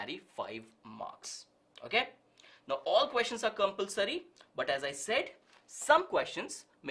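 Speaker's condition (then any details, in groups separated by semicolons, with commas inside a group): No condition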